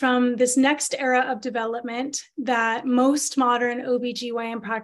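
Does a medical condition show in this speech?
No.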